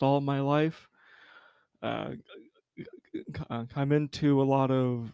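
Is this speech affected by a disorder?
Yes: stutter; stutter since earliest speech, cause unknown, school speech therapy until about fifth grade, then stopped; no current therapy; stutter present, likened to a D&D streamer's stutter; here repeated sounds, blocks.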